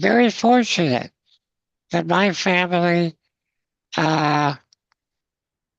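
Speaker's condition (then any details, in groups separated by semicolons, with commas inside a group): Spinal muscular atrophy, congenital; progressive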